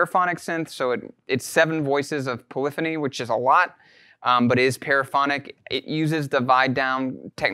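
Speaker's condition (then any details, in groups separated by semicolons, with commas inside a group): No condition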